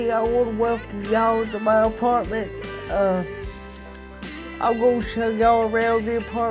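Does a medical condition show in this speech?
Yes: cerebral palsy; from birth, several leg operations, muscle tone affected.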